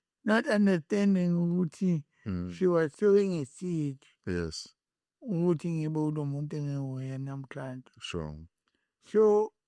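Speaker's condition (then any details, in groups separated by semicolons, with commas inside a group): Cerebral palsy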